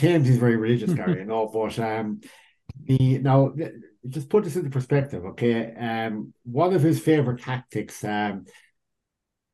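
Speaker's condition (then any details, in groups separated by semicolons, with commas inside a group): Cleft lip and palate; undergoing orthodontic treatment for aesthetics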